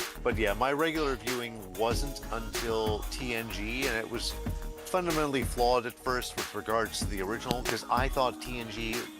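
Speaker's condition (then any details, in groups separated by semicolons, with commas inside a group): No condition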